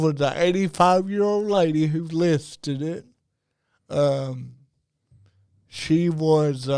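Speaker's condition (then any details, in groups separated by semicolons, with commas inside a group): Cerebral palsy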